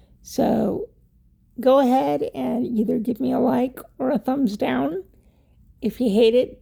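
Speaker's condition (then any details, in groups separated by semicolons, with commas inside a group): Cerebral palsy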